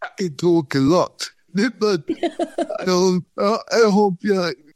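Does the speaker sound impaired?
Yes: cerebral palsy; from birth, no breathing first 40 minutes at birth, feet opposite of Charlie Chaplin, body shaking 40 years.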